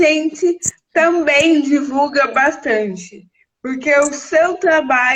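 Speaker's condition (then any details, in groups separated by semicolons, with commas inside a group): Cerebral palsy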